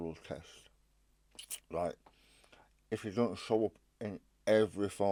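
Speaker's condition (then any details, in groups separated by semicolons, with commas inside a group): Stage 4 tongue cancer, hemiglossectomy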